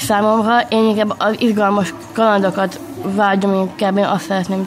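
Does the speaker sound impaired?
Yes: Down syndrome; congenital, extra chromosome.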